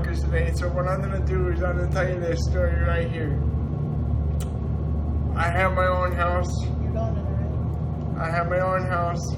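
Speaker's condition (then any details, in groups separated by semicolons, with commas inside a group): Cerebral palsy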